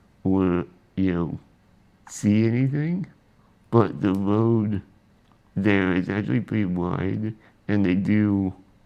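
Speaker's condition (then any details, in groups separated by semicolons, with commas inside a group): Spinal muscular atrophy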